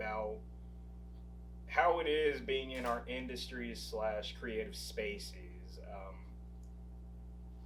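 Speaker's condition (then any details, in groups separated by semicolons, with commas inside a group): No condition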